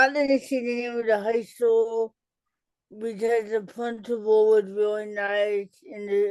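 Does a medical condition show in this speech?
Yes: cerebral palsy; childhood speech delay.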